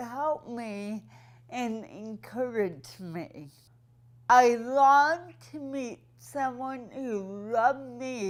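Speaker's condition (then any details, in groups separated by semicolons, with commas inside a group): Cerebral palsy; noticeably affected speech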